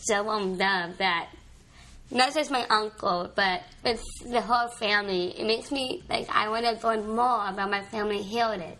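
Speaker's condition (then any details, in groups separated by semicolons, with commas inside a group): Down syndrome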